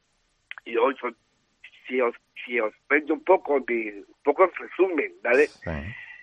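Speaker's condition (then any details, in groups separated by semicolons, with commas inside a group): Down syndrome; trisomy 21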